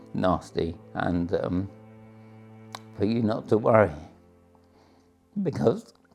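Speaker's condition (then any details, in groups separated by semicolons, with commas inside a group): Motor neurone disease; uses wheelchair, extensive paralysis; diagnosed nine years ago, terminally ill; bad breathing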